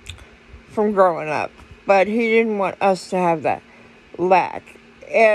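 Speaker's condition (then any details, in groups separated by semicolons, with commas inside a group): Cerebral palsy; speech noticeably atypical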